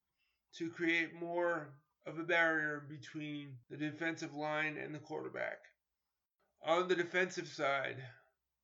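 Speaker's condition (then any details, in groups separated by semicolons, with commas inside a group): Cerebral palsy; cerebral palsy from spinal meningitis contracted at birth in 1972, stroller in early childhood, later crutches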